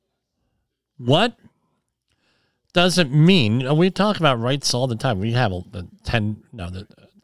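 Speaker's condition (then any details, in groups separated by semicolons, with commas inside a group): Cleft lip and palate; present since childhood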